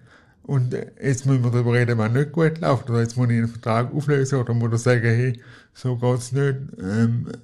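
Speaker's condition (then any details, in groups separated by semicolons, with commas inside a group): Cerebral palsy; wheelchair user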